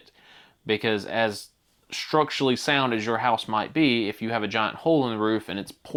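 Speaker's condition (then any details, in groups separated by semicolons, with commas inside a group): No condition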